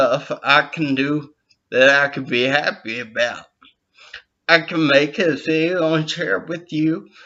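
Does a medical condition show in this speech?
Yes: brain injury with dysarthria.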